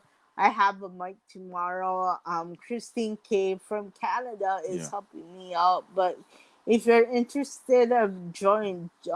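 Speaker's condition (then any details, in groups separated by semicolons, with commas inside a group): Mild cerebral palsy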